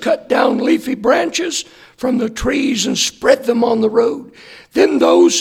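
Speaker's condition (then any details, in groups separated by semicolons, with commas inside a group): Hoarseness after vocal cord surgery; hard to hear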